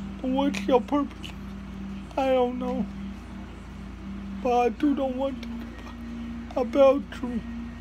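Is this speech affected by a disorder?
Yes: cerebral palsy; present from birth.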